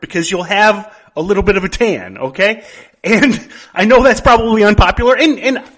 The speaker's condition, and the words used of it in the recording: None; typical speech.